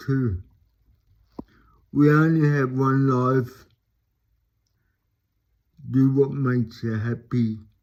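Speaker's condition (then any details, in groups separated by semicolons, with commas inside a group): Cerebral palsy; talks slowly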